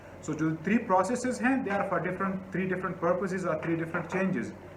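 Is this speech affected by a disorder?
No.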